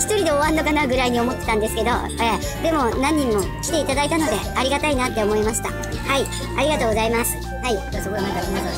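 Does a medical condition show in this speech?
No.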